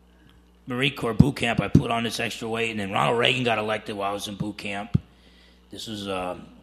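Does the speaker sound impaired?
No.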